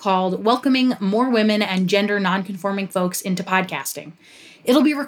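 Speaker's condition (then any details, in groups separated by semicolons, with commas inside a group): No condition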